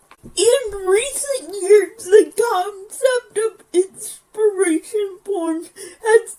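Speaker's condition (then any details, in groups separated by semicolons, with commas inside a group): Physical speech impairment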